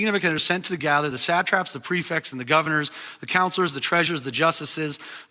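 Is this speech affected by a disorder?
No.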